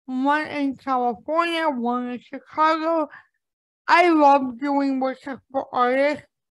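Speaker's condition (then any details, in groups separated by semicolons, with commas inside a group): Cerebral palsy; impaired speech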